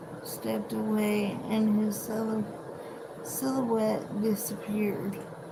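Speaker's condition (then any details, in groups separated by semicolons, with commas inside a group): Cerebral palsy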